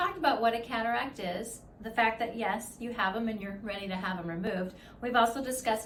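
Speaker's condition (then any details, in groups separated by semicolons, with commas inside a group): No condition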